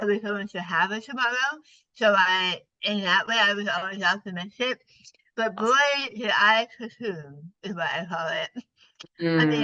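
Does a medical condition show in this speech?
Yes: partial glossectomy for tongue cancer.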